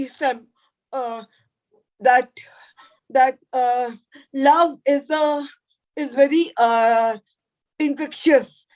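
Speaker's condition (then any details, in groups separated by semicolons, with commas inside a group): Cerebral palsy; floppy limbs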